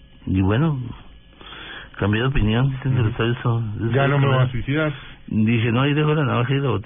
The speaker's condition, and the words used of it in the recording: Parkinson's disease. Y, vemos físicamente a alguien temblando y hablando mal.